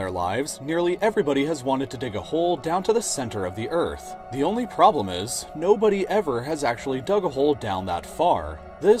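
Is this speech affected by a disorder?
No.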